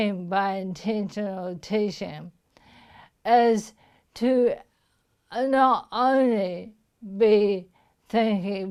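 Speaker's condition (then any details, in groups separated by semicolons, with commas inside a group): Motor neuron disease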